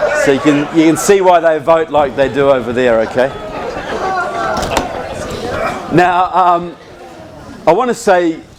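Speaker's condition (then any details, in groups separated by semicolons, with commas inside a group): No condition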